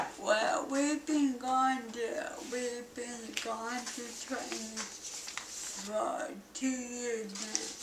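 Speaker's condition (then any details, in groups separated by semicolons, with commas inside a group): Cerebral palsy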